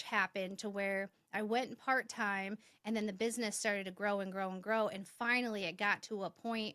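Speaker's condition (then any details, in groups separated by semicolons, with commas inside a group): No condition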